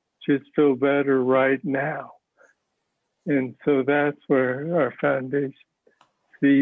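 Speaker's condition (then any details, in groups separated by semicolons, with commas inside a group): Parkinson's disease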